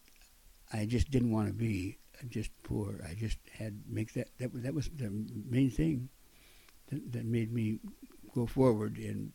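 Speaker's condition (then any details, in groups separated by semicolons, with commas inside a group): Stuttering after war injury; acquired after wartime explosion injury, four back operations, hip replacement, internal and eye injuries, long unable to walk; still not talking well; at first unable to talk, then stuttered almost completely, unintelligible then; repeated sounds, repeated words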